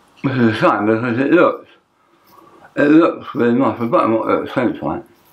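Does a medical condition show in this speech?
Yes: tongue cancer; half tongue removed.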